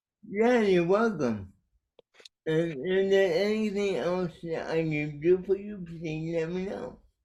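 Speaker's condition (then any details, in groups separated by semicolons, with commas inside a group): Cerebral palsy; caused by brainstem aneurysm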